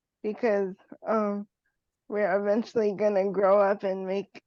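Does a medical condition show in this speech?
Yes: cerebral palsy; wheelchair user.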